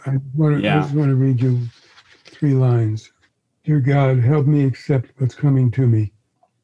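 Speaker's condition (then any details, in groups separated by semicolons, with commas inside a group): Parkinson's disease; onset around 81st birthday, face frozen like a mask at diagnosis, confirmed by neurologist; chief symptom torpor, sluggishness, lethargy rather than shakes, exhaustion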